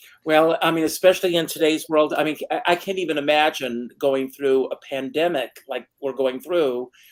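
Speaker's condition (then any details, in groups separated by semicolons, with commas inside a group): No condition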